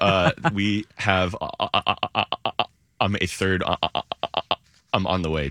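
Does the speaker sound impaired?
Yes: stuttering; stuttering since age three or four, parents did not stutter; 15 to 20 years of therapy, avoidance reduction therapy, National Stuttering Association member, calls in to radio; core stutter small elongation, avoidance behaviors, arm tapping, fillers, fake stutter turns real, some words fluent; here prolonged sounds, blocks.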